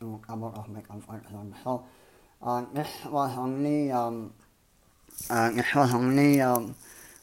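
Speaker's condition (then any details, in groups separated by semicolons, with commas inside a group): Cleft palate and lip; developed a very different way of speaking, ongoing speech impediment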